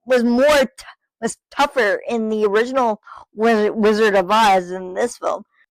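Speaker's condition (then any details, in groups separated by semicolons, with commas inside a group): Cerebral palsy, spastic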